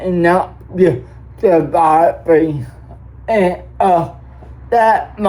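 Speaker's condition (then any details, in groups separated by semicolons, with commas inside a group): Cerebral palsy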